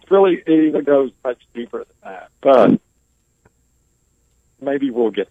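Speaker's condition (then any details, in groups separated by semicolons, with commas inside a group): ALS; ALS diagnosed nearly 20 years ago, initially given 2 to 5 years to live; on a ventilator; pauses along the way when speaking due to ventilator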